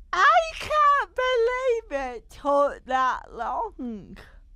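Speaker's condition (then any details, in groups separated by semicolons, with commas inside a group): Cerebral palsy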